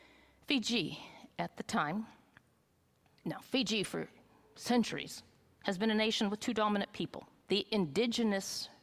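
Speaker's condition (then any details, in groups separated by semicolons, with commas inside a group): No condition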